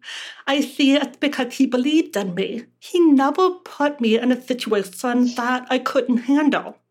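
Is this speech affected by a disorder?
Yes: deafness; relies on lip reading.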